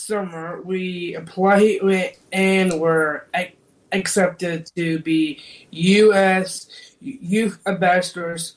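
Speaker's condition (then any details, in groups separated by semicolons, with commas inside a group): Down syndrome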